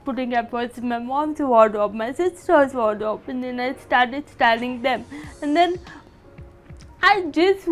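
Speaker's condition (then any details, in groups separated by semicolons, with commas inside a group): Cerebral palsy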